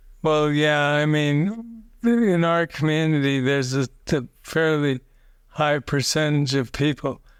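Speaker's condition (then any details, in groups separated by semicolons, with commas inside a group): Parkinson's disease; about 23 years with condition, cycles daily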